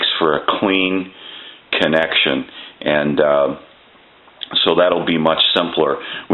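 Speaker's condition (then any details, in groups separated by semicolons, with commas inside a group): No condition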